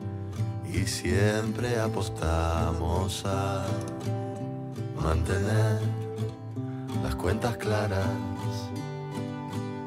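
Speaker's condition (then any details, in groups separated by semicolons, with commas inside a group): No condition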